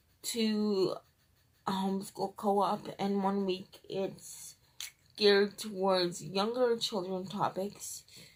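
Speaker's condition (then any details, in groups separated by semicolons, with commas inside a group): Cerebral palsy, triplegia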